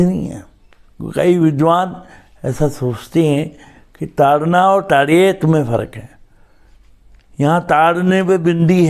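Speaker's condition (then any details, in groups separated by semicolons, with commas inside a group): Cerebral palsy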